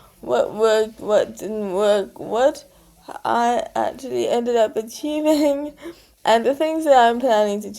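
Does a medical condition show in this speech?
Yes: cerebral palsy.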